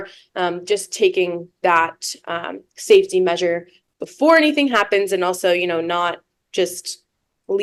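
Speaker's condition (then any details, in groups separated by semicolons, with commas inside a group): No condition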